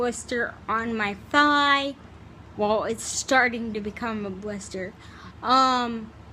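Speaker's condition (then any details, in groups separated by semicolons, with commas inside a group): Cerebral palsy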